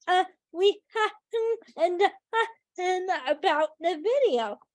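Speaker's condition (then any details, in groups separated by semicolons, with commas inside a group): Cerebral palsy, spastic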